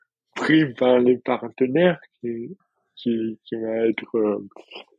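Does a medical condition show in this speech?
Yes: dystonia; rare neurological dystonia, involuntary muscle contractions, onset in childhood, daily physical effort, heavier for past 5 years.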